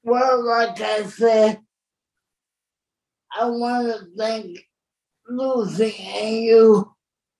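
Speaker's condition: Cerebral palsy; born very premature, staff help with Hoyer lift transfers in and out of bed; age 51

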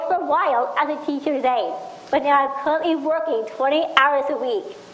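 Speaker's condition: Down syndrome; speech problems

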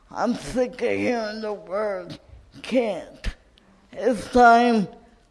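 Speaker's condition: Cerebral palsy; wheelchair user

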